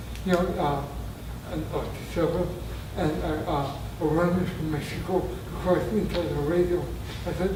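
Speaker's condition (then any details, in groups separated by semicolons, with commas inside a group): Traumatic brain injury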